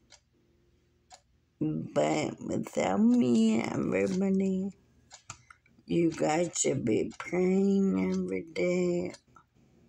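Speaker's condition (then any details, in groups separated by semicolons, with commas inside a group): Muscular dystrophy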